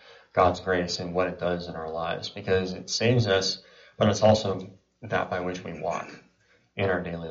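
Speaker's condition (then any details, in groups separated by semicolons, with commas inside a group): Cleft palate and cleft lip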